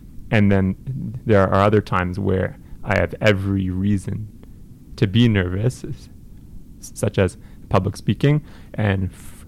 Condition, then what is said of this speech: Stuttering. There are some some moments where I stutter less.